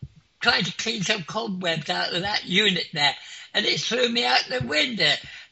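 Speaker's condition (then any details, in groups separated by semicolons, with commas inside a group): Clinically deaf; clinically deaf since school age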